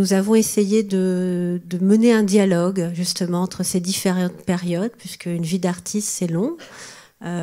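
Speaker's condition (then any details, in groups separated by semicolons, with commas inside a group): No condition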